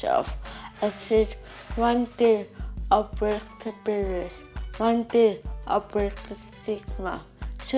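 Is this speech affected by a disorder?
Yes: cerebral palsy; from birth; hard to understand, speech mistaken for drunk.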